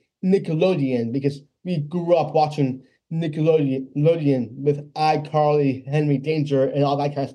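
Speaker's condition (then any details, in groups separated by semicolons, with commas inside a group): Down syndrome; congenital, lifelong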